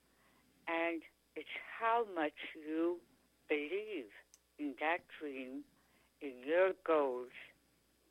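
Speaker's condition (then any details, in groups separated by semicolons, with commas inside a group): Tongue cancer; could not speak, swallow or eat after surgery, feeding tube, now speaks pretty clearly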